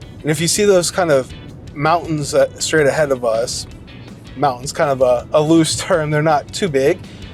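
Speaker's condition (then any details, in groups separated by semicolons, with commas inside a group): No condition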